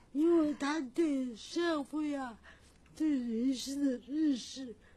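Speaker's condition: Cerebral palsy; impaired mobility

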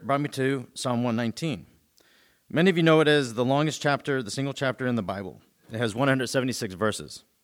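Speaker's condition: No condition

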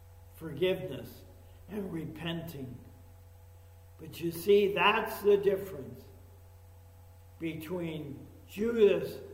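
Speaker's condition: ALS; affects speaking

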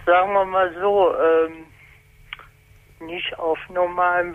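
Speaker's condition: Spastic paralysis since birth; mainly in hands, writing or holding full glass looks drunk to outsiders

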